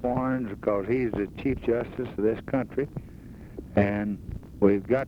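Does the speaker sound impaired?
No.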